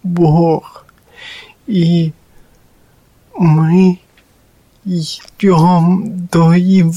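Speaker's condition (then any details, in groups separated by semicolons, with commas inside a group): Cerebral palsy; since birth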